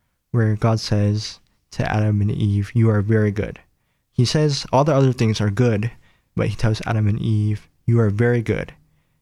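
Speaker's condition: Cleft palate; nose and lip

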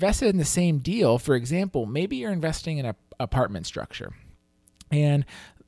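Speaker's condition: No condition

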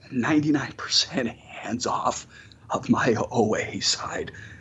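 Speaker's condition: Spasmodic dysphonia; slightly better over 10 years

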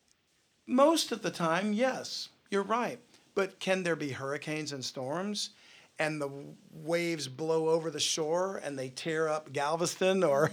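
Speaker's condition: No condition

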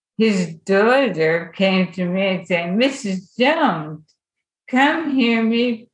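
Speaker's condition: ALS; voice changed, can no longer sing or perform, voice banked

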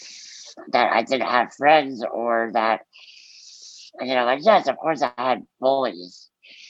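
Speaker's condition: Muscular dystrophy; good public speaker

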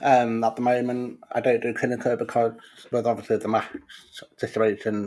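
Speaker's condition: Profound deafness; congenital profound deafness

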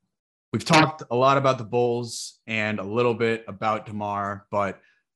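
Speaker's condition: No condition

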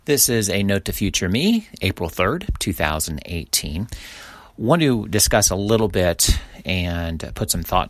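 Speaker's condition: No condition

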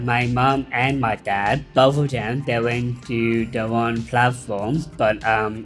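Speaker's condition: Down syndrome; intellectual disability

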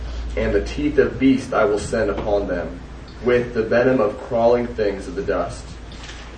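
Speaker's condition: No condition

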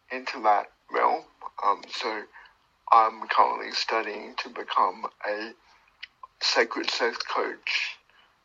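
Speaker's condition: Cerebral palsy; born two months premature, died twice at birth, uses wheelchair, considerable motor function difficulty

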